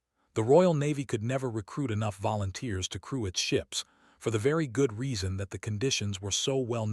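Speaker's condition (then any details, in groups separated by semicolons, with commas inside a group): No condition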